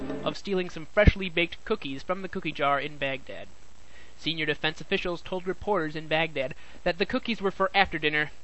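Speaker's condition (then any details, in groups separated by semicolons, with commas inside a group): No condition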